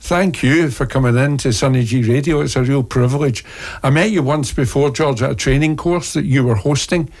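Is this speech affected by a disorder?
No.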